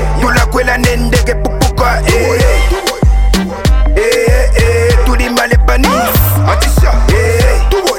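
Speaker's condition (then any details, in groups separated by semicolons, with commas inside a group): No condition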